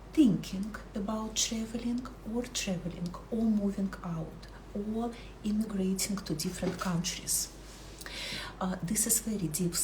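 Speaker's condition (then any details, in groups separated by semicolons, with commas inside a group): No condition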